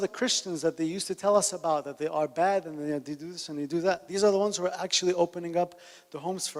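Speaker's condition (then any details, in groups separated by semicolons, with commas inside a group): No condition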